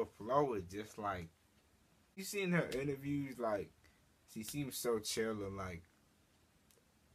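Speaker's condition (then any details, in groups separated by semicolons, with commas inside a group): No condition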